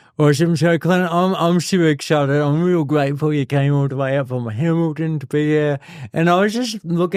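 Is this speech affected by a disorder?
Yes: cerebral palsy; speech therapy.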